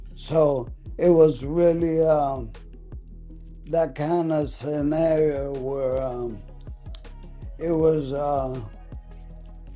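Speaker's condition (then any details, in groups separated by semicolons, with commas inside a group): ALS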